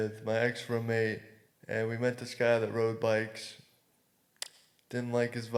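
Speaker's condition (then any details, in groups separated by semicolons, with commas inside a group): Cerebral palsy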